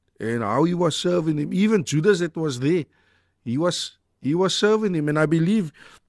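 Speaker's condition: No condition

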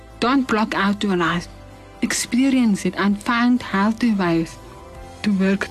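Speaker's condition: Hearing loss with cochlear implants, severe; 97% hearing loss, struggled to understand in hearing school growing up; cochlear implants for 6 years, hearing brought up to 80%; learned early to speak like hearing person, mother bonita drew out language, not natural

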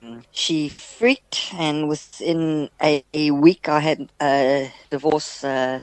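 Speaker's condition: Stutter; stutter developed in childhood with onset of depression, caused by depression, quite bad; lessened after medical and social transition with hormone replacement therapy from age 37; quite a bad stutter earlier, now almost not noticeable; prolonged sounds

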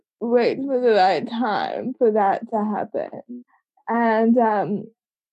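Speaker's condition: Cerebral palsy; congenital, from birth, age 25

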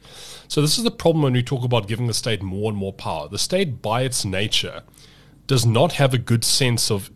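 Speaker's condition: No condition

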